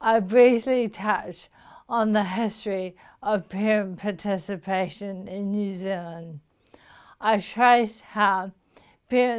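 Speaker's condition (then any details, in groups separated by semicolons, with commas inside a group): Motor neuron disease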